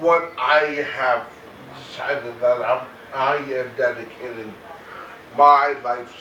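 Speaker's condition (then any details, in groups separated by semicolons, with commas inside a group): Cerebral palsy, mild; mainly affects speech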